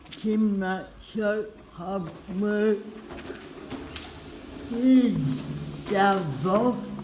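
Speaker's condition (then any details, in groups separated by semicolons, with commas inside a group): Cerebral palsy; spastic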